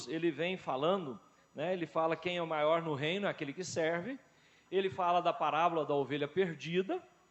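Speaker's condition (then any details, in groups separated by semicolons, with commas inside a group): No condition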